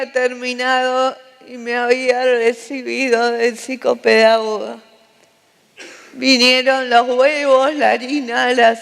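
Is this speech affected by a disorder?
Yes: cerebral palsy; respiratory arrest at birth.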